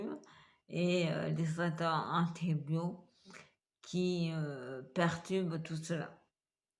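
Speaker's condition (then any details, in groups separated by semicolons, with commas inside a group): Multiple sclerosis; uses wheelchair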